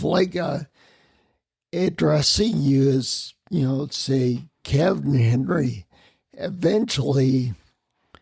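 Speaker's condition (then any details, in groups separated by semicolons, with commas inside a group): Spinocerebellar ataxia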